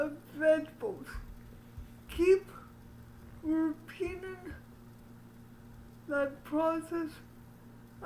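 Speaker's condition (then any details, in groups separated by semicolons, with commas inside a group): Cerebral palsy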